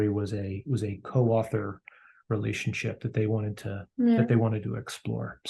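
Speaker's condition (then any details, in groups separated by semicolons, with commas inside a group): No condition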